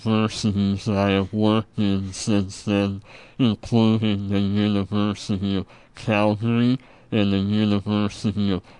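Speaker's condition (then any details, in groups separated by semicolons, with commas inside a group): Treacher Collins syndrome; congenital genetic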